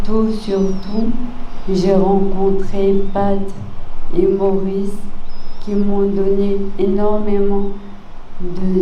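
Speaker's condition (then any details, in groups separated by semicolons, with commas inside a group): ALS (maladie de Charcot); progressive, lower then upper limbs; about two years since diagnosis, in therapeutic trial; weak voice, speaking effortful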